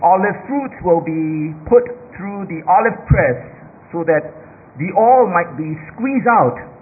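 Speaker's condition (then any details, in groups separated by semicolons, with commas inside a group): No condition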